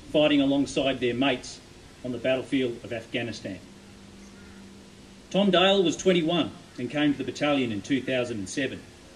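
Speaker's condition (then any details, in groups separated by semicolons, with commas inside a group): No condition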